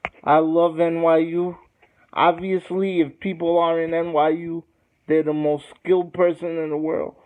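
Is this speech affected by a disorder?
Yes: cerebral palsy.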